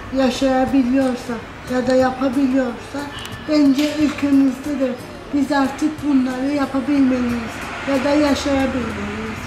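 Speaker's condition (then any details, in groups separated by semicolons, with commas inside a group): Spastic cerebral palsy; spastic, birth complications, affects walking; walks differently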